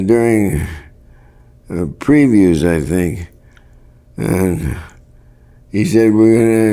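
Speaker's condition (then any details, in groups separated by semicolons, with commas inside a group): Parkinson's; worsening, often debilitating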